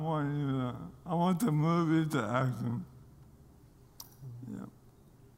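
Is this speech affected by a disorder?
Yes: ALS; diagnosed during pro football career in Nashville after loss of strength, speed and weight; progressive, continuing to lose abilities, physically changed, seen crawling on stage, fears last public speech; losing ability to speak clearly, voice does not sound as expected.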